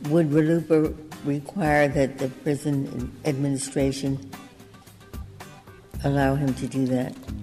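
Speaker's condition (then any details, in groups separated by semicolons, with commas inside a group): No condition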